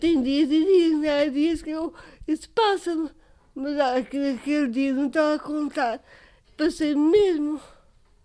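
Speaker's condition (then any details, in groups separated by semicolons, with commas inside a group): Cerebral palsy; hands not opening well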